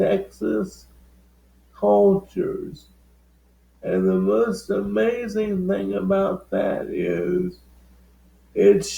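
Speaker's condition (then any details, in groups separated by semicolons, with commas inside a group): Cerebral palsy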